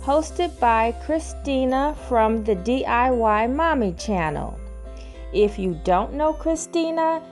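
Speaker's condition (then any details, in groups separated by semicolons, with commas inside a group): No condition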